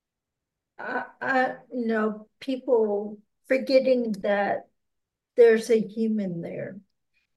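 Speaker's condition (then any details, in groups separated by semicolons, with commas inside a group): Aphasia and ataxia; cannot always pick out needed words, hard to clearly express ideas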